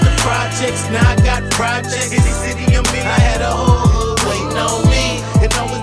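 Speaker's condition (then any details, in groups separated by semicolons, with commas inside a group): No condition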